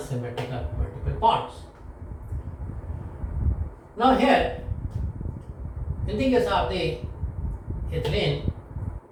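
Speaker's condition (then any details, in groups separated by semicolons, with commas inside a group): No condition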